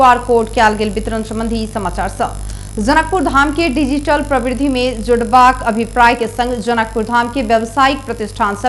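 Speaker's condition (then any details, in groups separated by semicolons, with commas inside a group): No condition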